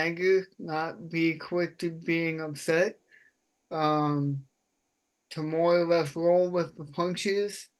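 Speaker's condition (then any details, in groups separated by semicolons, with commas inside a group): Cerebral palsy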